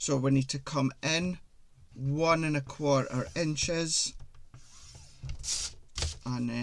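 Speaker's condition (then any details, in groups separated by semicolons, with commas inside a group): No condition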